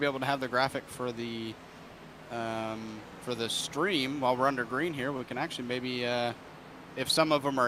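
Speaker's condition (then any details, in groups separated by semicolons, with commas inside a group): No condition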